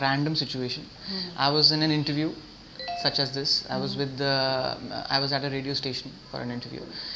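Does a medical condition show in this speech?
No.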